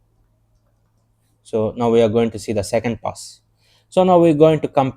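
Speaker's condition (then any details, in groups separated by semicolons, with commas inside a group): No condition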